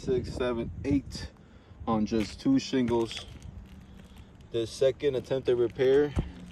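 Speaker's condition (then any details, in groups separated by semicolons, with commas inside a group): No condition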